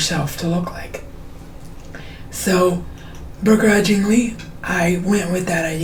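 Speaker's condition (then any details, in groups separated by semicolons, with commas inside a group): Cerebral palsy; wheelchair bound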